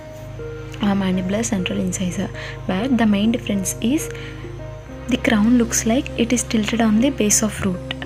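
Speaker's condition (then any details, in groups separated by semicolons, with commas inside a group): No condition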